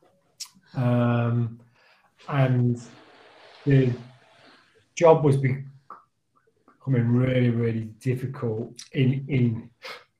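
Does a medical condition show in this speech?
Yes: stammer; stammer since childhood, hard reading aloud at school, phone calls, ordering train tickets, phone callers hung up thinking prank call; still stammers, lockdown impacted stammer, had mask made saying i stammer, you'll have to wait; sound, word and phrase repetitions, part-word repetitions, fillers like um and uh; here repeated words, blocks.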